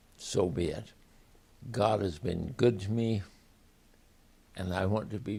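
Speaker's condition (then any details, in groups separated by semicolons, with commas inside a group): ALS; diagnosed about two years ago, late onset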